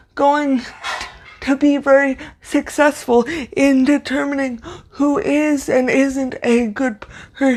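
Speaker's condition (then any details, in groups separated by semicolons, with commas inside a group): Cerebral palsy, severe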